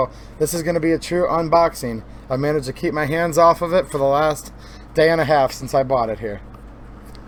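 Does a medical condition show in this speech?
No.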